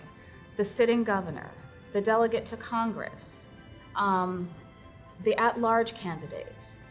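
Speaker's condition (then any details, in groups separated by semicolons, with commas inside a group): No condition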